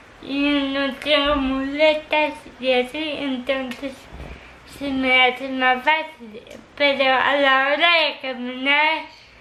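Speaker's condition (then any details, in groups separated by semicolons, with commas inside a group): Cerebral palsy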